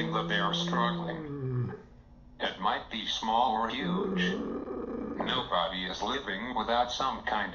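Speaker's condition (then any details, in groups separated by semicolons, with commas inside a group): Cerebral palsy, speech-generating device; lifelong; non-verbal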